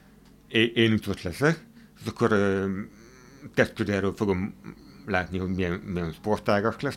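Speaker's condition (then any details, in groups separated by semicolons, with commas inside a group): Hearing impairment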